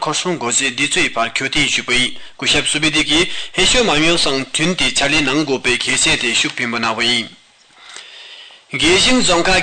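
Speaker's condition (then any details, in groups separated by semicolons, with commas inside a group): No condition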